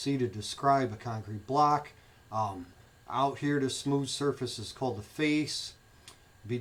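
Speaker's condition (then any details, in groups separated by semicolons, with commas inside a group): No condition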